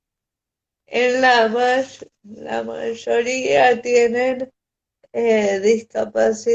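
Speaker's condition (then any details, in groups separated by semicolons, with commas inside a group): Cerebral palsy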